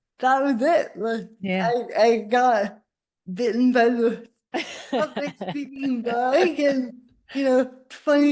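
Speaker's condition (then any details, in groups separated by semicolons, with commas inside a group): Cerebral palsy; spasticity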